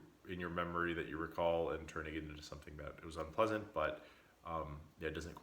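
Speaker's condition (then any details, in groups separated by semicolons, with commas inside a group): No condition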